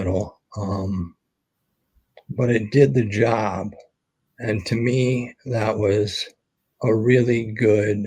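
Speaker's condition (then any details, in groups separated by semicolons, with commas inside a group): ALS; expects to lose voice very soon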